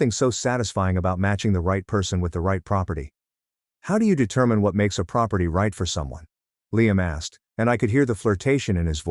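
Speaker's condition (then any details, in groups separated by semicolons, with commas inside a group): No condition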